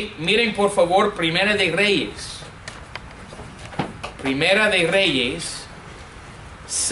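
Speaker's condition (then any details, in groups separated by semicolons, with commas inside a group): No condition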